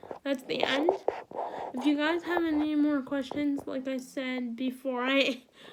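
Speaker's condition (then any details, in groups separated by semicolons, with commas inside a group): Cerebral palsy; wheelchair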